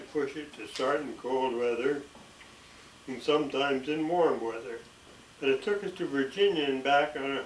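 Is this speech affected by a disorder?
Yes: ALS.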